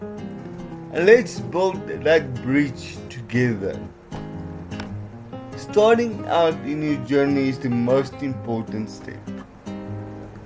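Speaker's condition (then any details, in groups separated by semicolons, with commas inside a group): Cerebral palsy; some words unclear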